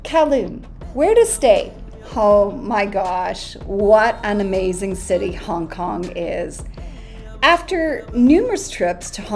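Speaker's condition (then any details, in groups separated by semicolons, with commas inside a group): No condition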